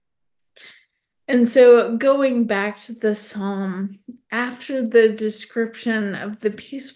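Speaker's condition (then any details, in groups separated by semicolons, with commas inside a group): ALS; tongue fasciculations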